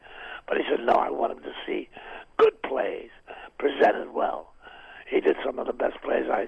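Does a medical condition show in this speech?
Yes: throat cancer, vocal cord removed, partial laryngectomy, right vocal cord removed; voice lost after surgery, left cord trained to reach past midline to stump for sound.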